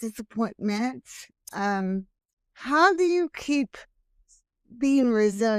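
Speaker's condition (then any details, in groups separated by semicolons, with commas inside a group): Hemiplegic cerebral palsy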